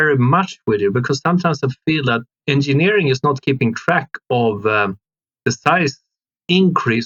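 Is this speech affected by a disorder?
No.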